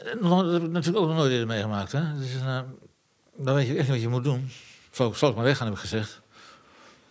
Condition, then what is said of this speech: Parkinson's disease. Nou, dat, ik schiet nou vol, dat, is, dat gebeurt altijd als ik dit, dit soort dingen vertel.